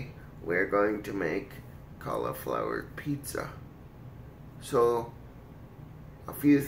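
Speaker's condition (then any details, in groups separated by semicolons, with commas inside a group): Cerebral palsy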